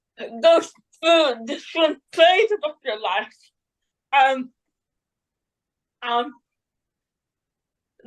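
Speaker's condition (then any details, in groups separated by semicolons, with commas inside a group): Cerebral palsy; predicted unlikely to talk, early speech therapy improved speaking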